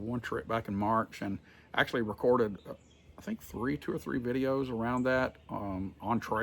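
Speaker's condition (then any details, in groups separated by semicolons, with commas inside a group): No condition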